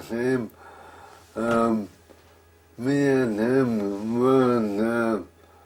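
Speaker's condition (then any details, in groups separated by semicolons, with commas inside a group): Motor neurone disease; bulbar onset, jaw and speech problems first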